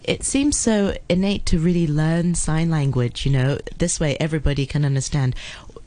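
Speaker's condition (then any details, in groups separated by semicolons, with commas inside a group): No condition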